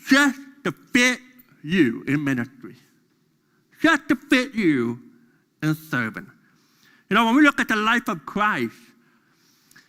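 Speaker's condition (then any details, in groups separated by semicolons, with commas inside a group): Deafness; deaf during school years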